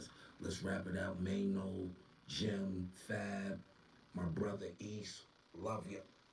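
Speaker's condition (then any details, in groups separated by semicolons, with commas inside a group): No condition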